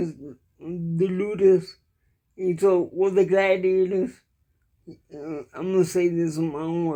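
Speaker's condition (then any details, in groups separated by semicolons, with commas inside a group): Cerebral palsy; cannot walk, uses wheelchair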